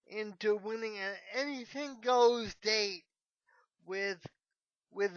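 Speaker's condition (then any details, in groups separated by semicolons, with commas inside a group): Cerebral palsy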